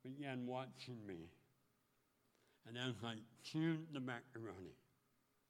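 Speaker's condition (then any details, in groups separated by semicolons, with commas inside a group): Speech impediment; mirror under lips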